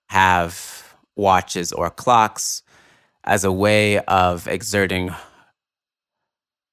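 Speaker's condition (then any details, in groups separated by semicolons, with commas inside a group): Stuttering; glottal block type stutter, present since at least seventh grade; stutter kept in interview, blocks heard as silence, conversation kept in real time; trouble with first consonant in certain words, phone listeners assume dropped line; prolonged sounds, blocks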